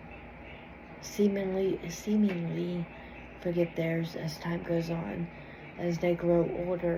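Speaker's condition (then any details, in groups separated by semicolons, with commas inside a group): Cerebral palsy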